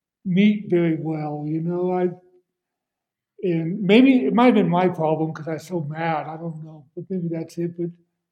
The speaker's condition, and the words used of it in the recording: Aphasia. And if I'm saying the wrong word, they got to listen for a second and while I figure out the right word.